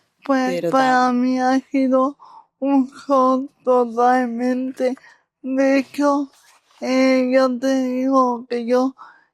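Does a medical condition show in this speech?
Yes: cerebral palsy.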